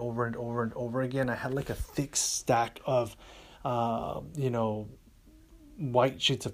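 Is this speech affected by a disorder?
No.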